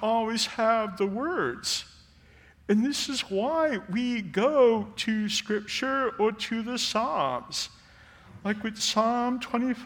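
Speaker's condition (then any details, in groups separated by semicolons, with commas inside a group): No condition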